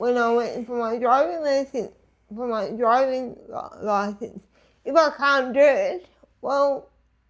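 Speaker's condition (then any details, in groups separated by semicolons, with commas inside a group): Disability affecting speech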